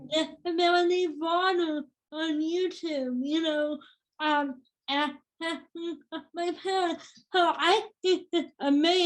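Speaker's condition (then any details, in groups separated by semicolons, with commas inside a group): Cerebral palsy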